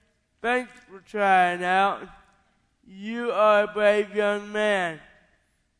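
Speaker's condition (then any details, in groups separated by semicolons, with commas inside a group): Cerebral palsy; lifelong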